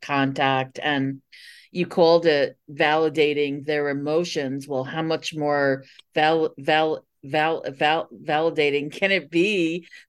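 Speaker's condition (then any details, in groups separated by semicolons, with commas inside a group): Stuttering; hidden for more than 35 years; formerly avoided speaking situations, speechless at first self-help group meeting, said name and stutter by fourth or fifth; repeated sounds, prolonged sounds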